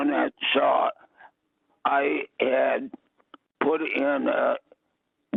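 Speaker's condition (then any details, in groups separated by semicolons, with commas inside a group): Vocal cord cancer; difficulty speaking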